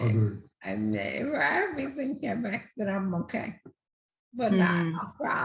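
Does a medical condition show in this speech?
Yes: multiple system atrophy; weakened speaking.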